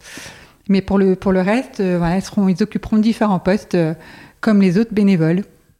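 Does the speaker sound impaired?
Yes: acquired deafness, late-onset total hearing loss; progressive hearing loss, total hearing loss at age 25, then fitted with hearing aids; wears hearing aids, some residual sound reaches ear, feels vibrations; lip-reads, learned unconsciously while losing hearing, no lip-reading courses.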